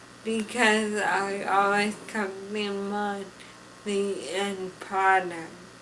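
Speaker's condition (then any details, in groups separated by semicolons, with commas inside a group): Traumatic brain injury; closed head injury, stroke, right-side paralysis, tracheostomy later removed; years of occupational, physical and speech therapy; initially unable to talk, then slowed speech, uses cued speech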